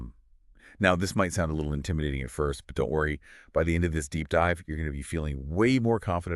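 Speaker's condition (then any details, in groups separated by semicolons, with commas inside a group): No condition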